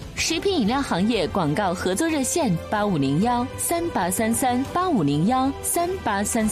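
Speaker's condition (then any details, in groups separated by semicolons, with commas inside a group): No condition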